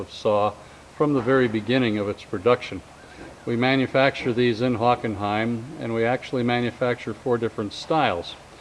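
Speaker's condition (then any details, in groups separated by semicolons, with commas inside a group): No condition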